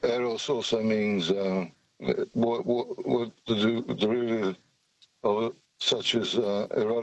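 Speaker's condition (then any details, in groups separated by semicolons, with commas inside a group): Parkinson's; jittery, attributed to Parkinson's; jittery manner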